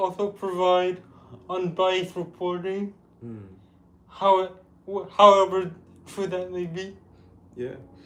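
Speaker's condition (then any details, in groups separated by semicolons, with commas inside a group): Cerebral palsy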